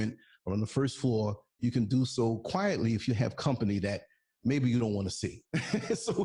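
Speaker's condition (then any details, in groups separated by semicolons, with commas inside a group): No condition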